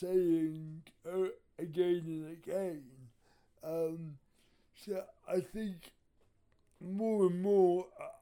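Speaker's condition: Cerebral palsy; wheelchair user

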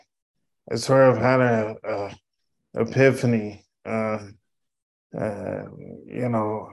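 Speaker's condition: Cerebral palsy; meconium inhaled in labor

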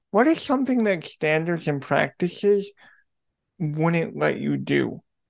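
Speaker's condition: Cerebral palsy; wheelchair user

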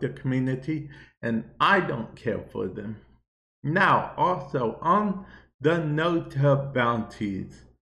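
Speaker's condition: Cerebral palsy; affects speech a bit

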